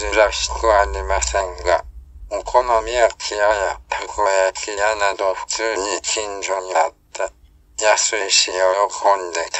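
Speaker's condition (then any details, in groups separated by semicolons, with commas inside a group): ALS, speech-generating device; tracheostomy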